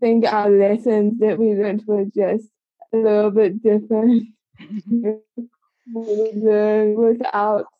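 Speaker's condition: Cerebral palsy; congenital

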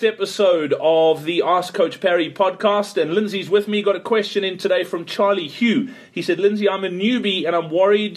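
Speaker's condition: No condition

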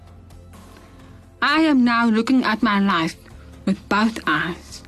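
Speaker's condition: Hearing loss with cochlear implants, severe; 97% hearing loss, struggled to understand in hearing school growing up; cochlear implants for 6 years, hearing brought up to 80%; learned early to speak like hearing person, mother bonita drew out language, not natural

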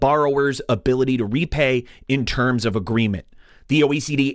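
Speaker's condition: No condition

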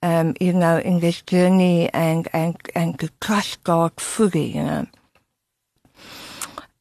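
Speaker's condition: Tongue removal for cancer; relearned speaking from scratch with speech therapist, could not speak after surgery, remaining tongue enables swallowing

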